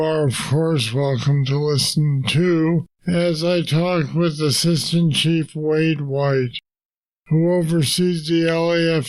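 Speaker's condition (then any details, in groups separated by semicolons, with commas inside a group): Parkinson's disease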